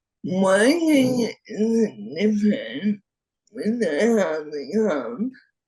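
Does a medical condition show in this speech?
Yes: Friedreich's ataxia.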